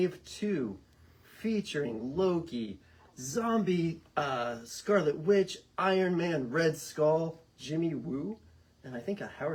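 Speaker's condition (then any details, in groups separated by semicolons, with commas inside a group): No condition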